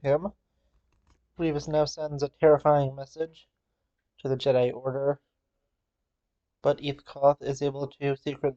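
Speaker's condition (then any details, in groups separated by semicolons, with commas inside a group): No condition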